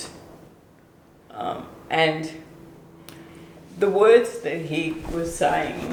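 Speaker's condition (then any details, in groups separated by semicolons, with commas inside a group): ALS/MND; tongue symptoms about a year, speech now affected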